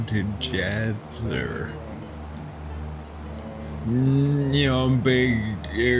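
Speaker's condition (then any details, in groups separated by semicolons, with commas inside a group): Friedreich's ataxia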